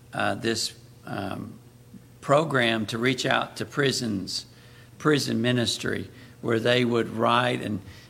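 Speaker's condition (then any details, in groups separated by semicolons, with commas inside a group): No condition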